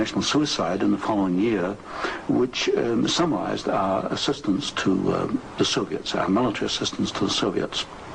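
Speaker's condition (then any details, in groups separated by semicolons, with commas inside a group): No condition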